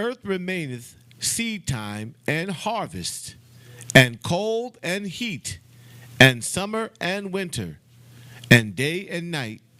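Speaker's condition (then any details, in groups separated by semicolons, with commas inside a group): No condition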